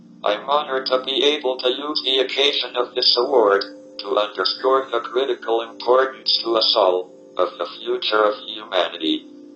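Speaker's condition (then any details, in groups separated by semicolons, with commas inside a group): ALS, speech-generating device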